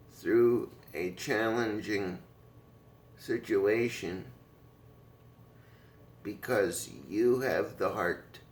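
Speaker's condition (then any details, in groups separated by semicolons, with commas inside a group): Cerebral palsy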